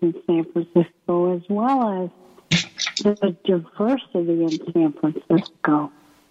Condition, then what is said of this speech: ALS (motor neuron disease). So my breathing is affected by the ALS. The muscles make it hard to breathe and also make it hard to speak.